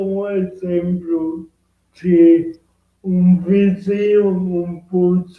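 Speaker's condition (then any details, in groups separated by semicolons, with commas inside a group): Cerebral palsy; present from birth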